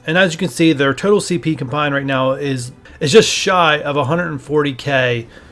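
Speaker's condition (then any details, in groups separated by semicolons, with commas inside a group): No condition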